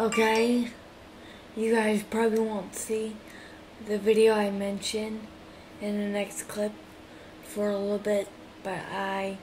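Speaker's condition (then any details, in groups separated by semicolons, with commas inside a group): Cerebral palsy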